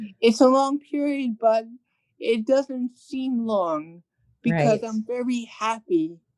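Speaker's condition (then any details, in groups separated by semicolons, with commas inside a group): Cerebral palsy; from birth, hearing loss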